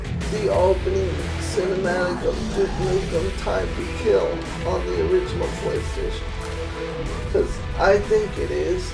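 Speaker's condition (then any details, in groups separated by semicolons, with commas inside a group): Cerebral palsy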